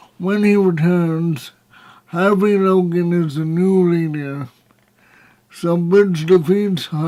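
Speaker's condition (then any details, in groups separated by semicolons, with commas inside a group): Cerebral palsy, spastic, severe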